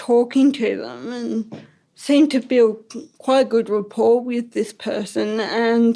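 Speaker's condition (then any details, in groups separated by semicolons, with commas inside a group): Ataxic cerebral palsy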